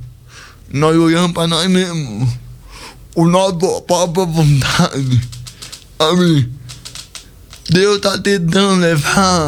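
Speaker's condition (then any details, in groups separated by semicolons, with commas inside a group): Cerebral palsy; speech not normal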